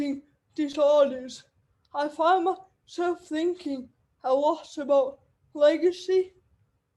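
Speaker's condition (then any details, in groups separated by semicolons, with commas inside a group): Cerebral palsy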